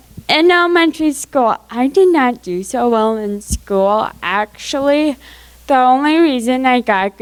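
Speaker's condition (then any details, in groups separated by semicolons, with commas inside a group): Cerebral palsy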